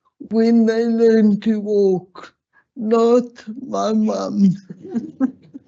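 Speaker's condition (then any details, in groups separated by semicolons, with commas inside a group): Slurred speech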